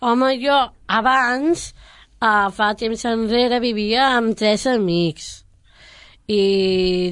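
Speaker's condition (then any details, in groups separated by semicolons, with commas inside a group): Down syndrome; congenital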